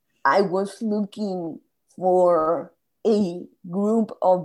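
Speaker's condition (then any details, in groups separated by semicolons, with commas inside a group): Spasmodic dysphonia; voice not natural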